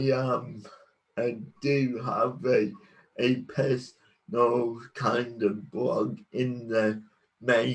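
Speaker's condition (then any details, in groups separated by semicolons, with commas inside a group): Cerebral palsy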